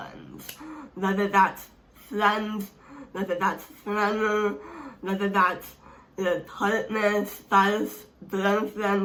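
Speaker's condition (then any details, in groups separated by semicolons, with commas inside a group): Speech impairment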